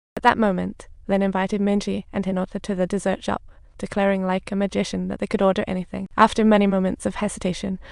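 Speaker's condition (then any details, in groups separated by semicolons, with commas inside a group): No condition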